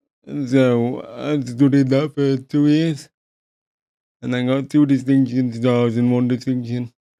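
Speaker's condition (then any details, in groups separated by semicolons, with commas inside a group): Paralysis after childhood accident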